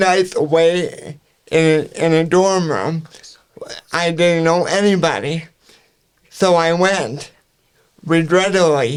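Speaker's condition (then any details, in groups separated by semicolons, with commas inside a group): Cerebral palsy; speech affected to an extent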